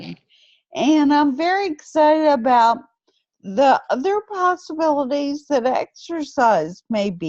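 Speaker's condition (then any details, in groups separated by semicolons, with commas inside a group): Friedreich's ataxia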